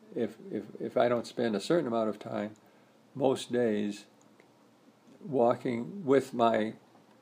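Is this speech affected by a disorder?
Yes: Parkinson's disease; earlier breathing trouble during sleep, reduced gait, stooped posture, stiff right arm, lost force and speed; about 10-11 years since diagnosis, age 79, walks almost daily, regular yoga practice, good posture.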